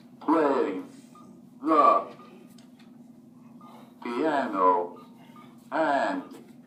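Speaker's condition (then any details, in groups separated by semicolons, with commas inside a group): Cerebral palsy, athetoid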